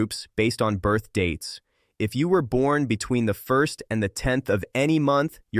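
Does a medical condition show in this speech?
No.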